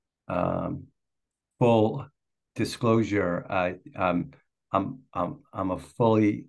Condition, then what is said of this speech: Stuttering. Then I might not even notice that I stuttered, but I probably did, but I don't even notice it.